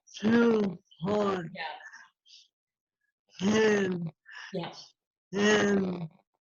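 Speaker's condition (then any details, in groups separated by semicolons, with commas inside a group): ALS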